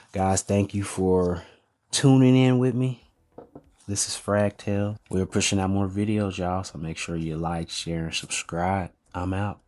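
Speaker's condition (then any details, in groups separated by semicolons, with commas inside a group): No condition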